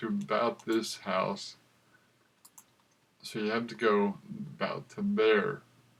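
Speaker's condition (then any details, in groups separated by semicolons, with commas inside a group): Cerebral palsy; affects gait and walking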